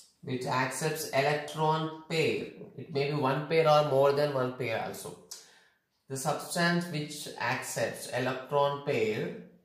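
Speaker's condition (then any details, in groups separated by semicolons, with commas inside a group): No condition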